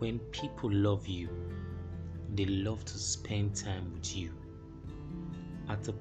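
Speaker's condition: No condition

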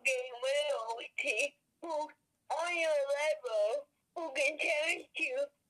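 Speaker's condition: Cerebral palsy; therapy since infancy

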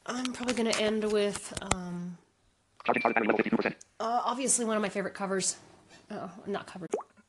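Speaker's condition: No condition

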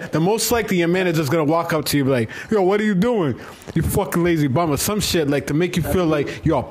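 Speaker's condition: No condition

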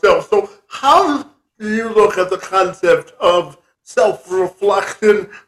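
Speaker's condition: Spastic quadriplegic cerebral palsy; cannot walk without assistance

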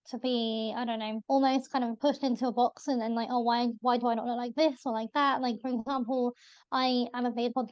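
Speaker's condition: Bilateral cleft lip and palate; possibly needs more pitch or volume to be heard, voice called weird in childhood

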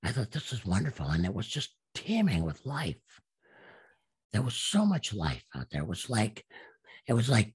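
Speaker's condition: Absent vocal cords; speech therapist saw no hope

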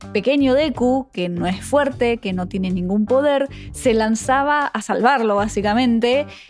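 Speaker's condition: No condition

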